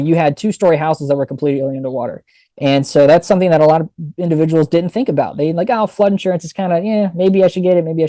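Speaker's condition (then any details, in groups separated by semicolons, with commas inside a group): No condition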